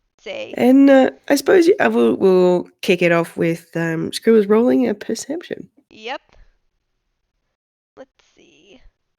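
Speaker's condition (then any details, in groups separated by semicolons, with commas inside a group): No condition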